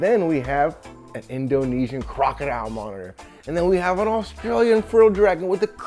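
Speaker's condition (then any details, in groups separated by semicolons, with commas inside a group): No condition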